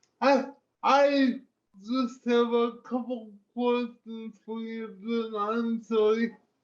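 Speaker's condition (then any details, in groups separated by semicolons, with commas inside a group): Cerebral palsy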